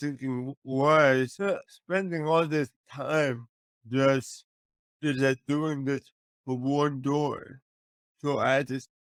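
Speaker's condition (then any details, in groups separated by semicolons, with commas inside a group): Cerebral palsy; speech affected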